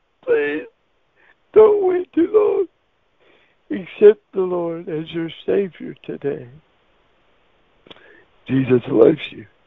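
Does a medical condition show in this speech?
Yes: cerebral palsy; wheelchair user.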